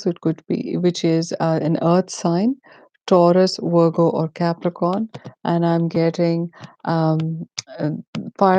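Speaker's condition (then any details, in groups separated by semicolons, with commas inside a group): No condition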